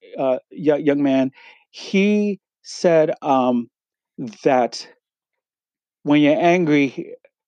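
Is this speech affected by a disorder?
Yes: stuttering; here repeated sounds, prolonged sounds, blocks.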